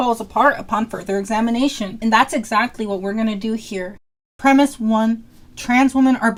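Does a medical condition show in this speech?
No.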